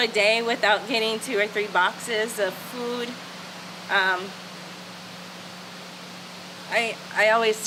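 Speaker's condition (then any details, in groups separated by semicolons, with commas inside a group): No condition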